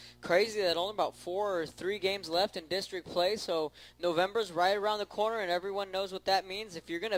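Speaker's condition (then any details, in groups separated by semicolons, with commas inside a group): No condition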